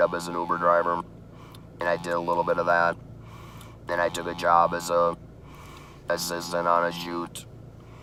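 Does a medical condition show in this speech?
Yes: laryngeal cancer laryngectomy, electrolarynx; electrolarynx speech, robotic voice.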